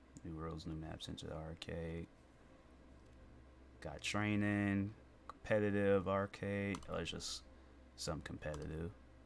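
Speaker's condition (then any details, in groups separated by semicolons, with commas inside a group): No condition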